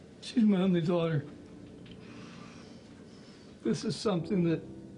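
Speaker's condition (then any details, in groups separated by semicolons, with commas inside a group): Parkinson's disease; severe tremors, deep brain stimulation implant; about 11.5 years with disease, poorly controlled before surgery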